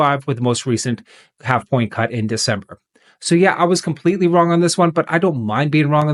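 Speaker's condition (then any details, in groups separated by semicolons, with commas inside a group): No condition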